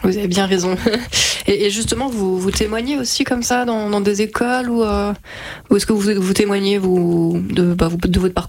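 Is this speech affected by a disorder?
No.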